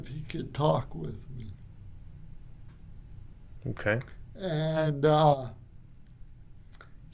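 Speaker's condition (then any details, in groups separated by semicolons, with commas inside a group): Cerebral palsy; from birth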